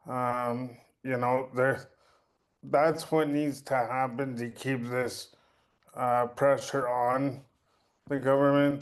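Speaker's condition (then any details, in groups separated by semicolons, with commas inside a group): Cerebral palsy; since birth, birth complications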